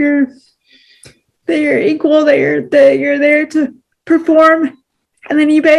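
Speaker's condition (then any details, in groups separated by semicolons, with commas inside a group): Cerebral palsy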